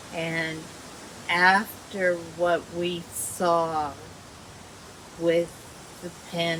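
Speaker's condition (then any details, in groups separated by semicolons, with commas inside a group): Dysarthria; speech worsening, still communicates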